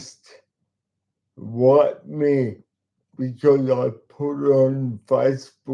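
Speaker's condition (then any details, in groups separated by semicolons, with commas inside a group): Cerebral palsy; talks slowly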